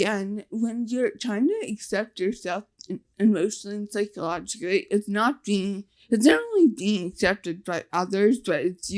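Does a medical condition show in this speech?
Yes: facial paralysis (nf2-swn).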